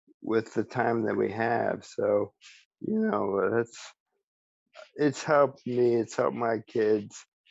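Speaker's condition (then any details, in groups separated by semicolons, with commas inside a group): ALS; speech still preserved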